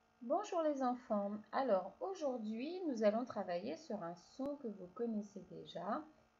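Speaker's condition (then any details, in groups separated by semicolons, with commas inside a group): No condition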